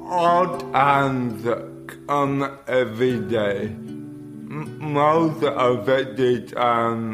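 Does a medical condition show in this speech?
Yes: cerebral palsy.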